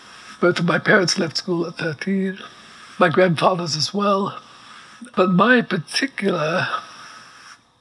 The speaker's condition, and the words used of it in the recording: ALS (motor neuron disease). He also needs to be breathing with the help of a respirator, which you might hear a little bit in the background.